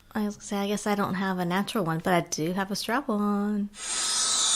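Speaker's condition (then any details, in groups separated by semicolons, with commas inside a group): No condition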